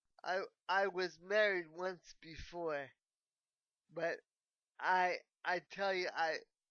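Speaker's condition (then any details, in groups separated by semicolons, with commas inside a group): Cerebral palsy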